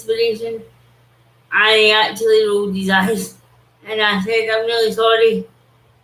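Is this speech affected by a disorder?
Yes: cerebral palsy.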